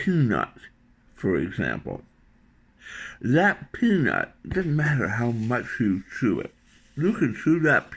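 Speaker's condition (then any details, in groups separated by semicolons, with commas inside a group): Tongue cancer surgery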